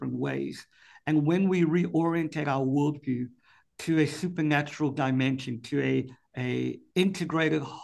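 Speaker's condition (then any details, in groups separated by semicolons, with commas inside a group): Cleft palate; speech impediment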